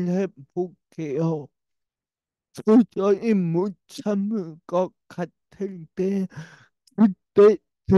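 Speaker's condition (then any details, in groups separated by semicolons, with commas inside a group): Brain lesion disability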